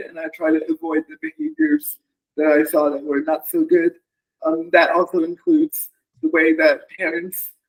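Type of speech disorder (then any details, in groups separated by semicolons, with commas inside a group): Dysarthria; cerebral palsy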